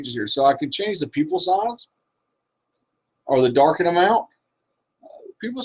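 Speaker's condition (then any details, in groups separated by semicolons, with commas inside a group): No condition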